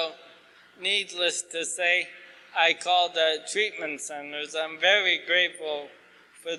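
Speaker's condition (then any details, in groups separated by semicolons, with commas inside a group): ALS; asked to talk slower, clearer, losing voice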